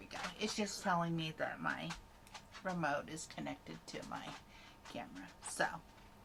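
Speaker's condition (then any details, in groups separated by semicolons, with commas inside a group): No condition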